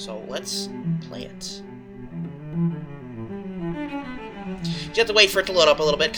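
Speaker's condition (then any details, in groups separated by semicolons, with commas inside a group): No condition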